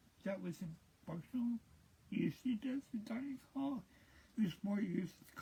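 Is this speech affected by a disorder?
Yes: cerebral palsy; present since birth.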